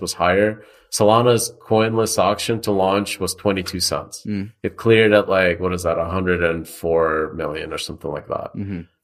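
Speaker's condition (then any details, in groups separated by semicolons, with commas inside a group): No condition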